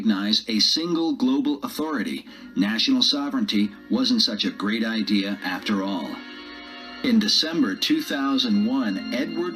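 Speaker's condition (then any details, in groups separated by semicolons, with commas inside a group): No condition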